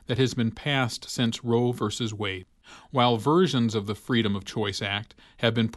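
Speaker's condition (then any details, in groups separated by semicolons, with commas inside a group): No condition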